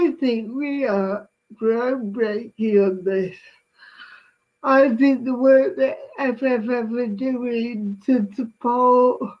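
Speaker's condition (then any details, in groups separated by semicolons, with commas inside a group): Cerebral palsy; from birth, affects balance and coordination; speech impediment, speaks slowly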